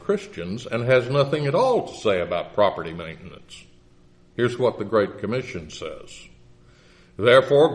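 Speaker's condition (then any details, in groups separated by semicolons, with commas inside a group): No condition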